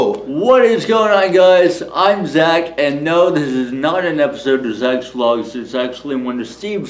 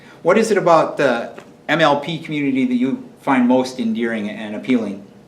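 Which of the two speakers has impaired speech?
The first: cerebral palsy.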